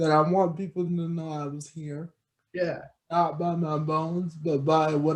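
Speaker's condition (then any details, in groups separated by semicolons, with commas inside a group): Cerebral palsy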